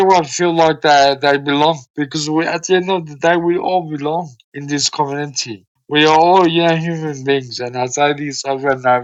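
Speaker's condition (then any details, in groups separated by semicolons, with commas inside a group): Cerebral palsy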